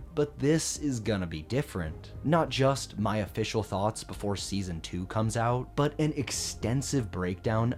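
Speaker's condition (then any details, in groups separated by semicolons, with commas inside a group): No condition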